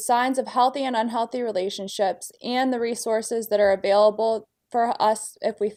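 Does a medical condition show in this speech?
No.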